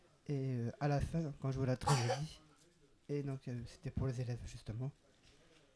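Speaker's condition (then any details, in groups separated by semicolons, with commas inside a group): Down syndrome, trisomy 21; extra chromosome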